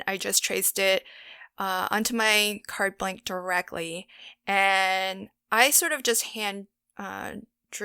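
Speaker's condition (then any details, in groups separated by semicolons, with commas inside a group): No condition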